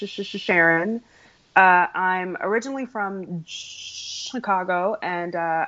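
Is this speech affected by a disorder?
Yes: stuttering; stuttering since around age 3, past speech therapy, largely stopped talking for about 5 years; still stutters, including when saying own name; formerly hid stuttering by switching words, deep breaths, fillers like ums and ahs, avoided talking; here repeated sounds, blocks.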